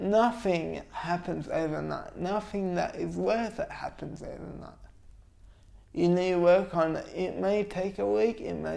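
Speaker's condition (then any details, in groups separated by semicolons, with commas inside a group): Cerebral palsy; present from birth, oxygen lack at birth; trains three times weekly; formerly frequent stuttering, pauses for breath, improved with training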